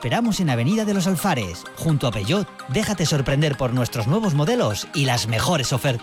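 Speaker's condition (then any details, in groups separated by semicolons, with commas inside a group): No condition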